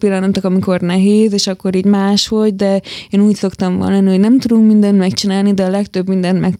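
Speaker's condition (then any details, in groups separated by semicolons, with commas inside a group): Hearing loss; hard of hearing, likely from birth, detected at age five, first hearing aid at five; hearing aids in both ears, relies on lip-reading, unaided hears almost nothing beyond one meter; quiet child, started speaking late, recited nursery rhymes poorly in kindergarten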